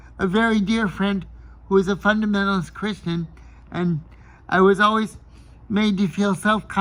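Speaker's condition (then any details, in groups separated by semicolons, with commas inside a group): Cerebral palsy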